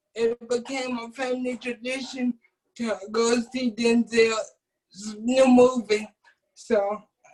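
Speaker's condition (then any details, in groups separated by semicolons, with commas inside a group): Cerebral palsy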